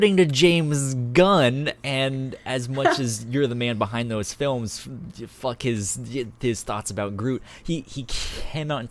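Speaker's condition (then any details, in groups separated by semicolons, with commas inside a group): Stuttering; described as speech impediment; stutters when talking, stutter sometimes mistaken for shivering from cold; repeated sounds, prolonged sounds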